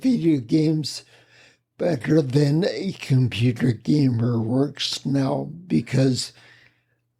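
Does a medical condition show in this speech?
Yes: spinocerebellar ataxia.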